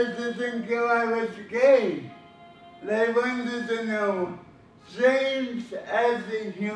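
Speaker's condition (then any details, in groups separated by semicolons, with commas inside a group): Cerebral palsy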